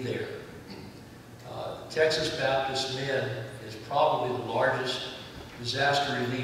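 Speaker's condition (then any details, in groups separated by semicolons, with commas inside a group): No condition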